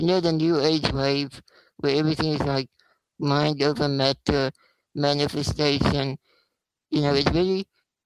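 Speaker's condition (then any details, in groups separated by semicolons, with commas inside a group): Spinal muscular atrophy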